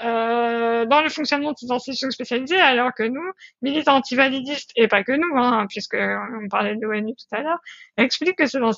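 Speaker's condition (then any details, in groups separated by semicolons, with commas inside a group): No condition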